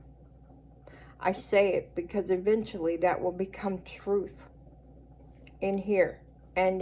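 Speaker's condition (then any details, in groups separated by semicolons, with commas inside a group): Cerebral palsy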